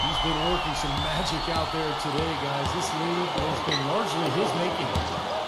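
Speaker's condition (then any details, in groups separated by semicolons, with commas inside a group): No condition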